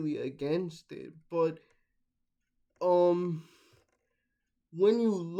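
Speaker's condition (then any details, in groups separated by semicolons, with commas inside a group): Cerebral palsy, mixed, mild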